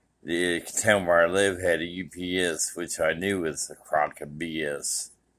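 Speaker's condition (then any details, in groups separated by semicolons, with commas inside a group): Traumatic brain injury; sounds drunk when speaking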